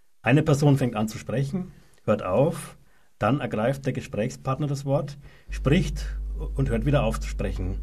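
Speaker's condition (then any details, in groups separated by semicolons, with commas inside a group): No condition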